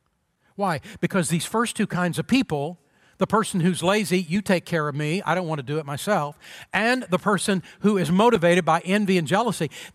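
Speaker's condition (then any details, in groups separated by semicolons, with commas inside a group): No condition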